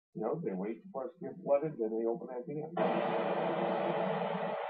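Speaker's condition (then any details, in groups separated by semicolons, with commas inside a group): No condition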